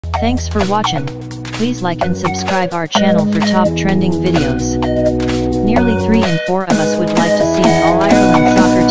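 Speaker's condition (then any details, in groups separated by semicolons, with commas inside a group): No condition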